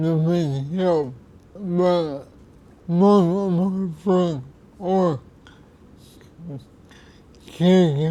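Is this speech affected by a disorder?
Yes: cerebral palsy.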